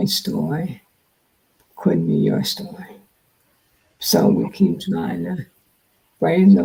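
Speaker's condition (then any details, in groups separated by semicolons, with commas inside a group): Multiple sclerosis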